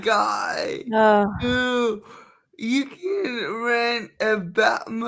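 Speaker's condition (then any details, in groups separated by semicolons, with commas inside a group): Cerebral palsy; speech affected, permanent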